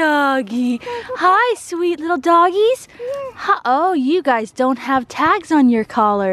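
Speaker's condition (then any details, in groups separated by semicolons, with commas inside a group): No condition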